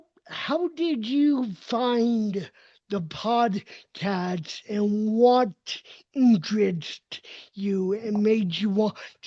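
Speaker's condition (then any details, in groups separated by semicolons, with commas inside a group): Cerebral palsy; uses walker and wheelchair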